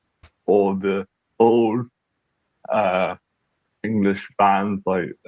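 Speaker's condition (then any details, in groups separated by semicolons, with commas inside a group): Cerebral palsy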